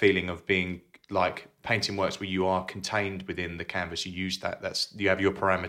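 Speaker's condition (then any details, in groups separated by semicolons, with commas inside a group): No condition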